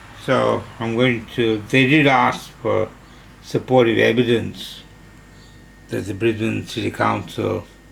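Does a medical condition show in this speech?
Yes: Parkinson's disease; hypersalivation.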